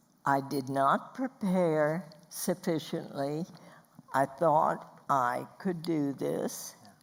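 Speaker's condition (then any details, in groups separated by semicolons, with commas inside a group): Spasmodic dysphonia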